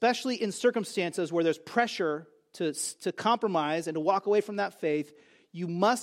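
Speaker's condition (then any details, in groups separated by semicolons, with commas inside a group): No condition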